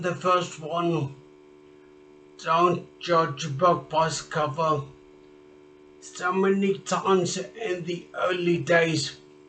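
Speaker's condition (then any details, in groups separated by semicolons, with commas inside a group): Traumatic brain injury; speech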